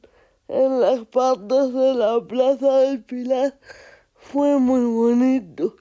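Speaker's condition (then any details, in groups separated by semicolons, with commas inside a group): Cerebral palsy; photographs with adapted cameras and systems, Fundación Aspace Zaragoza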